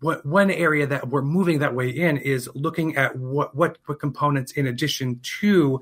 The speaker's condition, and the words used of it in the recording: Stuttering. I am very comfortable stuttering openly